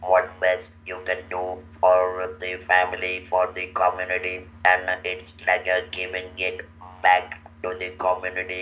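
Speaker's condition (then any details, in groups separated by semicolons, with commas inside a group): Laryngectomy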